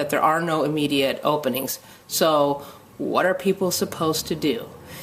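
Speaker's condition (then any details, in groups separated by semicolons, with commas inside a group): No condition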